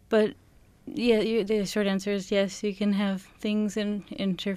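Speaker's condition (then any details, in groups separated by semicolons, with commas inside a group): Parkinson's disease; diagnosed 10 years ago by Dr. Dorsey, first sign trouble lifting feet, deep brain stimulation surgery; foot dystonia treated with Botox, impaired balance, DBS used mainly for energy, anxiety worsens symptoms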